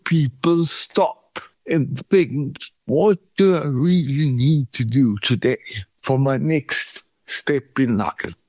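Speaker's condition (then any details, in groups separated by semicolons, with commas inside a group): Cerebral palsy; body shaking 40 years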